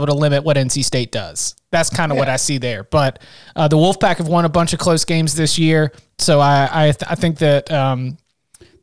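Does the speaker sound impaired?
No.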